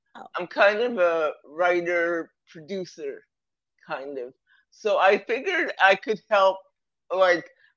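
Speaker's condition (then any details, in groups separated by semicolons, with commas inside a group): Cerebral palsy; present from birth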